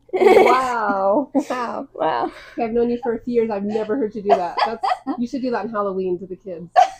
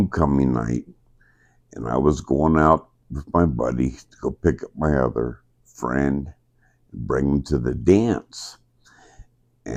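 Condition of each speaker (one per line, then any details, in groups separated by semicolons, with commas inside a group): No condition
Traumatic brain injury; severe, third of brain left, seizures, electrodes implanted; injured as teenager, implants 5 years ago, ongoing seizures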